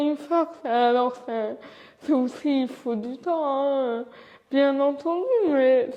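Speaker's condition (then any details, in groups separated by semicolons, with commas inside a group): Cerebral palsy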